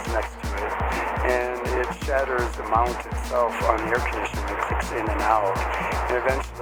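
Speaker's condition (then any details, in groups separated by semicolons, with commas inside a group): No condition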